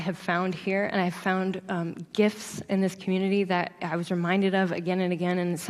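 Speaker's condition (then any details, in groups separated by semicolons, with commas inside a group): No condition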